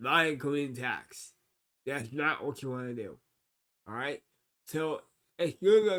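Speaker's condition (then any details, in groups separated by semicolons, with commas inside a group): Cerebral palsy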